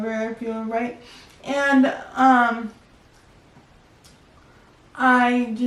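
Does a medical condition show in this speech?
Yes: cerebral palsy.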